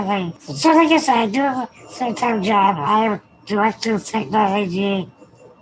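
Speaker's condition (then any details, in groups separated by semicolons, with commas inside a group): Spinal muscular atrophy; full-time ventilator, stable, Spinraza treatment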